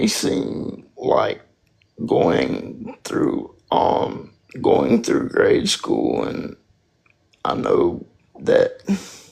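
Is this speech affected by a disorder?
Yes: spastic quadriplegic cerebral palsy.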